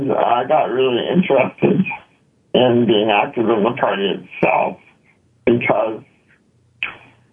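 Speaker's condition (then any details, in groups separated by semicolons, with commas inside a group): Spinal muscular atrophy; complete quadriplegia from spinal muscular atrophy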